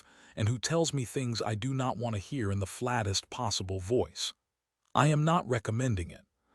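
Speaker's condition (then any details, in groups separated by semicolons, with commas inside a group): No condition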